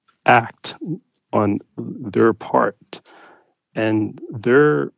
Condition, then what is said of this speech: Stuttering. We hear halting speech, but at one point you say it feels almost like claustrophobia.